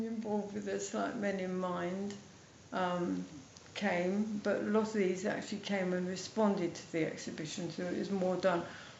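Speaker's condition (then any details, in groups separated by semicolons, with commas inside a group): MND, mild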